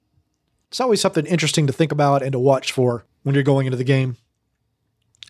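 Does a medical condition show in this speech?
No.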